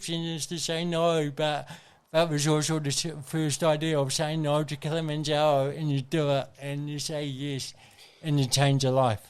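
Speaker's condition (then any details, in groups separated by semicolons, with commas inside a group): Cerebral palsy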